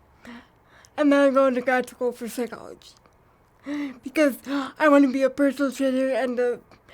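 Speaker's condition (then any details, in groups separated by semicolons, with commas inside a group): Cerebral palsy; from birth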